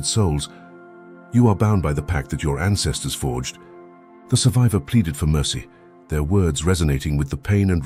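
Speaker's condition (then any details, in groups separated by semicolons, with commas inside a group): No condition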